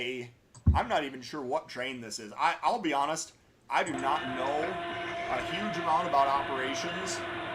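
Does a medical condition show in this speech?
No.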